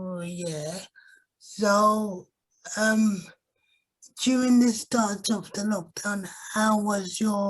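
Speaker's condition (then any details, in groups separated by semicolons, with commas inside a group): Cerebral palsy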